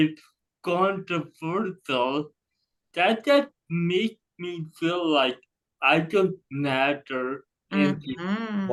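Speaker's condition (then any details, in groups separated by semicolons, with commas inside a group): Cerebral palsy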